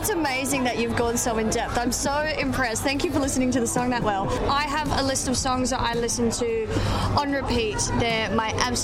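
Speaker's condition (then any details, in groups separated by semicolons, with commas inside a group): Cleft palate; unable to swallow or sing as a child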